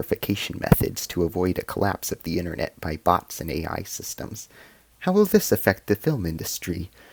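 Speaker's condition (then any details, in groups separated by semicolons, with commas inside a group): No condition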